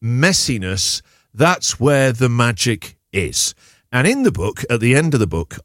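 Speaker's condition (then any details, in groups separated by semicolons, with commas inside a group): No condition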